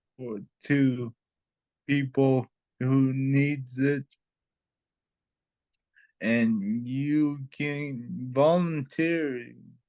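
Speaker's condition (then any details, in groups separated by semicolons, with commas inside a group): Traumatic brain injury; brain surgery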